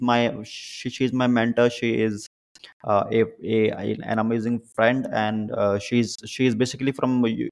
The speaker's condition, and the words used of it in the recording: Stuttering. It is the way that sometimes I stammer at this word, like I stammer the word that begins with S.